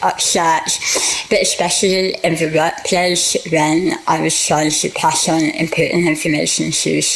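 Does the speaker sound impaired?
Yes: partial glossectomy for tongue cancer; squamous cell carcinoma at 26, most of tongue removed, bespoke prosthetic tongue, Guy's and St Thomas'; speaks with prosthetic tongue, demonstrates speech with and without prosthesis; speech problems after treatment, formerly speech assistance technology on calls, easier and more confident with prosthetic.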